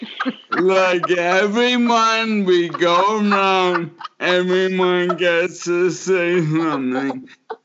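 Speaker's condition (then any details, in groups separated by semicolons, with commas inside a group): Motor neuron disease; form of ALS (Lou Gehrig's disease), brain not talking to muscles, first sign about 4 years ago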